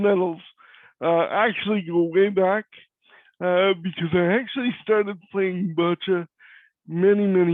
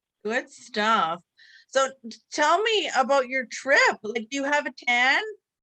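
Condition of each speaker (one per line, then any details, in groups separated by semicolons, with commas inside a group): Cerebral palsy; cannot walk; diagnosed at 10 months; voice is different
No condition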